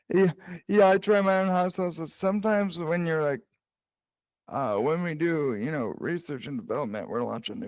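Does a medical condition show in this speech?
Yes: cerebral palsy; present from birth.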